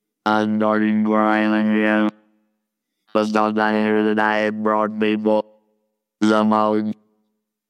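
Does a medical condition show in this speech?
Yes: laryngectomy, total laryngectomy with electrolarynx; no current signs of cancer, speaks with handheld electric wand (electrolarynx) at throat.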